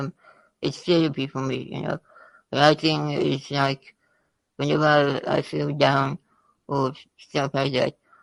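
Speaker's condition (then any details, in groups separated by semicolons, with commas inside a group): Spinal muscular atrophy type 2; type 2, progressive, severe disability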